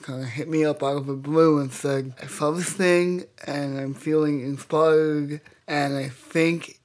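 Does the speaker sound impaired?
Yes: cerebral palsy; congenital, entire left side affected, left eye, foot and hand; taught self to move left hand, finger mobility developed through years of guitar playing; speech affected.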